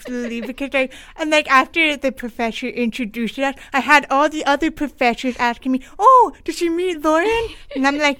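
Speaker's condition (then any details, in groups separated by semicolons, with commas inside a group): Deaf with cochlear implant, congenital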